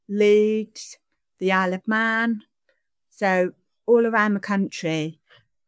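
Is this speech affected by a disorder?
Yes: deafness; questions interpreted into sign language by interpreter Lisa; sign-supported English, signing and speaking at the same time.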